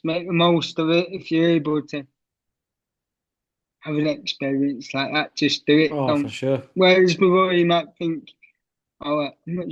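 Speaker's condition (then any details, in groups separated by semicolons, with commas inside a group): Cerebral palsy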